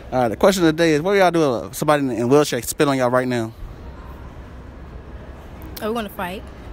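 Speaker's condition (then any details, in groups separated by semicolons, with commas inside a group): No condition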